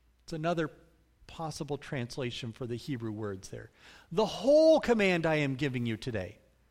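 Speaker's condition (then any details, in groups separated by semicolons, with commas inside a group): No condition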